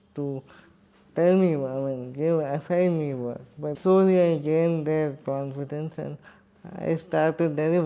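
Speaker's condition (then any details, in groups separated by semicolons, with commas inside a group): Cerebral palsy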